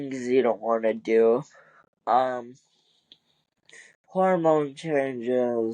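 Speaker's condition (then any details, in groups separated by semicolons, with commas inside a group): Cerebral palsy; wheelchair user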